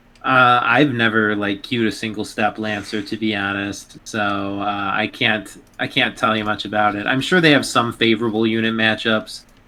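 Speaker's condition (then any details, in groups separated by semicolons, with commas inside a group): No condition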